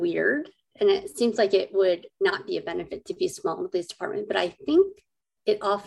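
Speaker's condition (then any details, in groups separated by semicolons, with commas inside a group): Cleft lip and palate; congenital cleft lip and palate, 25 surgeries; adult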